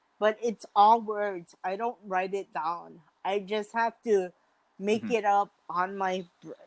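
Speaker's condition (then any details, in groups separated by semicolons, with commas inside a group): Mild cerebral palsy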